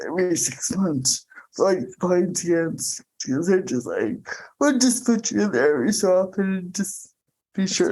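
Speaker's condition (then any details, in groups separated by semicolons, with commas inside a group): Cerebral palsy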